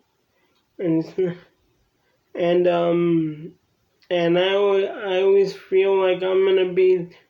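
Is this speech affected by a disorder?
Yes: cerebral palsy; from birth.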